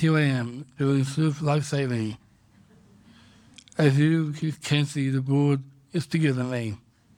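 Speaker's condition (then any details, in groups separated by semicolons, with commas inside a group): Down syndrome; congenital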